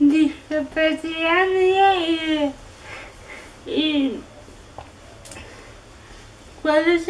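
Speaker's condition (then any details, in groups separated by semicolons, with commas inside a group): Cerebral palsy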